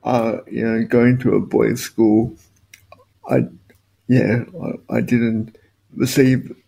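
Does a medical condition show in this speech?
Yes: spastic quadriplegic cerebral palsy; no intellectual component.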